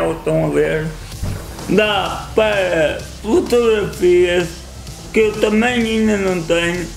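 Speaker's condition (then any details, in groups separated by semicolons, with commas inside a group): Cerebral palsy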